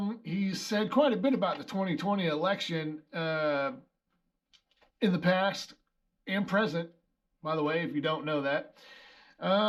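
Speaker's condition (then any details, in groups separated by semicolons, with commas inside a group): No condition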